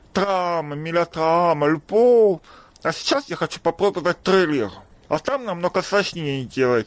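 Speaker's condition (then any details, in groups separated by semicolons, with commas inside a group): Deafness; congenital deafness, since birth, about 33 years, no hearing aid in childhood, attended school for deaf; hard of hearing, lip reads; able to speak despite poor hearing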